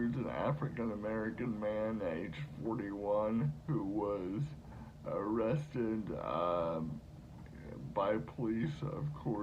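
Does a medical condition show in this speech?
Yes: cerebral palsy; speaks slower at times.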